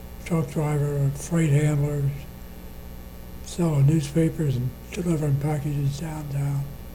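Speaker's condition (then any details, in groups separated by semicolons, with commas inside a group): Parkinson's disease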